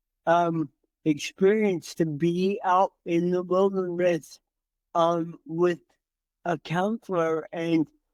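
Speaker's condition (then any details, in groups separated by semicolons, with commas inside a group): Cerebral palsy; from birth, entire left side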